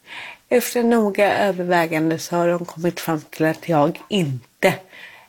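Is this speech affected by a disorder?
Yes: cerebral palsy; born without heartbeat.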